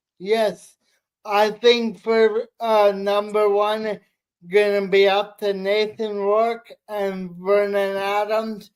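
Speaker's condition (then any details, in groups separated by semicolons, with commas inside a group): Cerebral palsy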